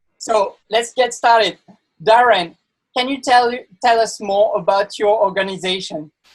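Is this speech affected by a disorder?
No.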